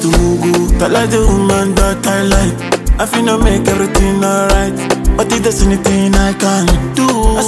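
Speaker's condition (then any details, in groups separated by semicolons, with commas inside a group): No condition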